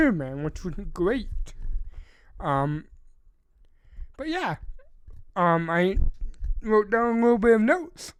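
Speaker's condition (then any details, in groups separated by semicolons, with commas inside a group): Cerebral palsy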